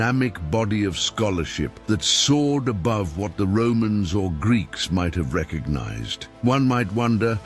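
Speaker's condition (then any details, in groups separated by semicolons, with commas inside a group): No condition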